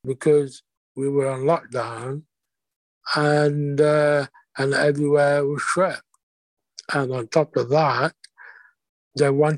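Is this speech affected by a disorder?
Yes: muscular dystrophy; progressive illness; advanced, needs a lot of help with all personal care, personal assistants funded by Leicester Council; illness also affects speech.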